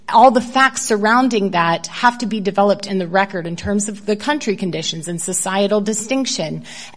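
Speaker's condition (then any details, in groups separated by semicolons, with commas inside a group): No condition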